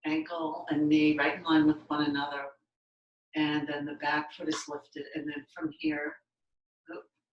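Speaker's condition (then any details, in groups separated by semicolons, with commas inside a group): No condition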